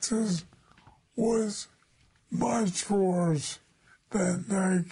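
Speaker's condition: ALS; slower form, onset age 52 with hand weakness, diagnosed at Mount Sinai, suspected head trauma from NFL; body starting to fail, new treatment by Dr. Merit Sukovich slows progression, noticed difference; voice has lost its timbre

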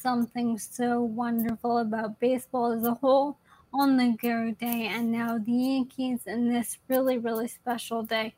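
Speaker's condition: ALS; young onset, young woman living with ALS

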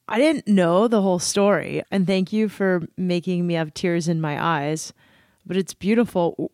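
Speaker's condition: No condition

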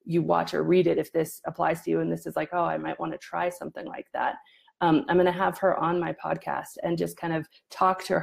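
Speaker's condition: No condition

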